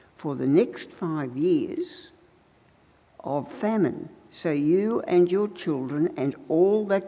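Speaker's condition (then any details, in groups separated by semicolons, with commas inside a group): No condition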